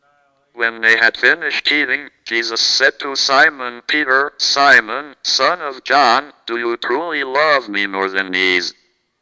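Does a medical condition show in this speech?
Yes: cerebral palsy, through a speech-generating device; never knew what it was like to talk.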